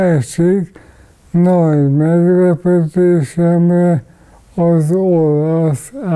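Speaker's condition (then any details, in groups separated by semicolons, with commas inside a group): ALS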